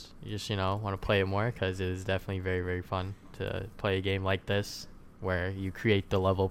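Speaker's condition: No condition

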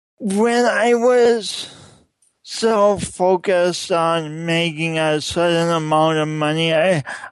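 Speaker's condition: Speech impediment; coaches others to speak

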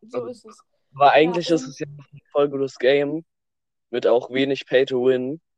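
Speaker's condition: No condition

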